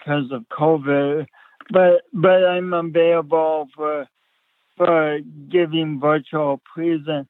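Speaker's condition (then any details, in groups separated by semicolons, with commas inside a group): Speech impediment; since childhood, uncoordinated with poor balance as child, physical and occupational therapy in childhood; speech impediment still present; repeating words over and over, impediment never went away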